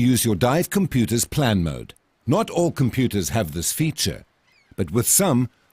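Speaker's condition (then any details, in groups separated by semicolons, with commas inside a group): No condition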